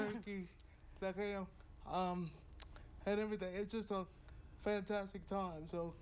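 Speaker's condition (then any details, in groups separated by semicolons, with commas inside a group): Cerebral palsy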